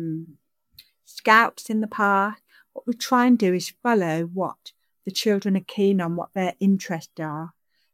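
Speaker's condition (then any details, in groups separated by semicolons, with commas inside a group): Deafness; sign-supported English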